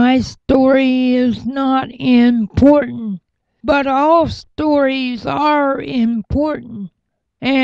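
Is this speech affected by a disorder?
Yes: cerebral palsy.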